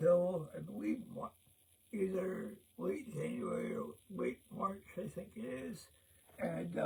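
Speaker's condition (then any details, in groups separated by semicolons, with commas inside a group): Cerebral palsy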